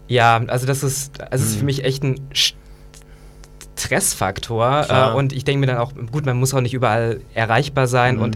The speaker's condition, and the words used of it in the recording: Stuttering. Vielleicht habt ihr euch auch schon immer mal wieder gefragt, also warum wir von Schöner Stotter mal mehr oder mal weniger stottern.